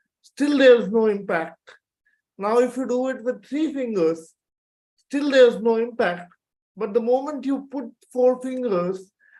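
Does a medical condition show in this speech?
Yes: cerebral palsy.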